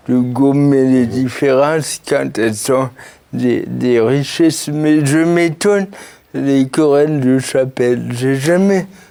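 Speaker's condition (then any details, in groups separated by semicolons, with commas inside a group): Cerebral palsy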